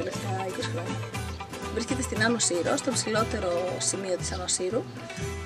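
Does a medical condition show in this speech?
No.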